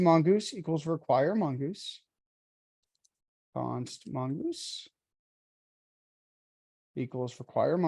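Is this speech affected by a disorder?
No.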